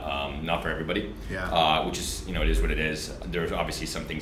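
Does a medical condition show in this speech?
No.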